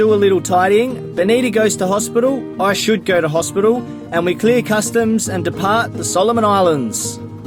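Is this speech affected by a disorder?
No.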